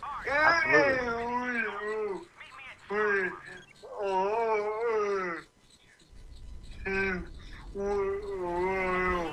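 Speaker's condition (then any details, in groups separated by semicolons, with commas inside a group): Cerebral palsy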